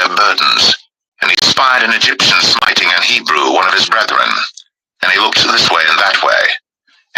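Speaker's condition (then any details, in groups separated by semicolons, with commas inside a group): No condition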